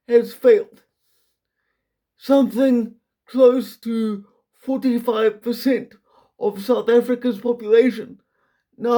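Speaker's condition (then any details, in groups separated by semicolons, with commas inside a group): Quadriplegic cerebral palsy, severe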